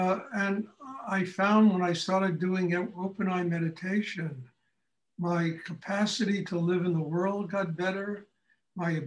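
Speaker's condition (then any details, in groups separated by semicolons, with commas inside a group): No condition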